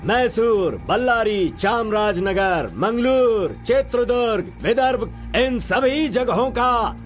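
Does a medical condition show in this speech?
No.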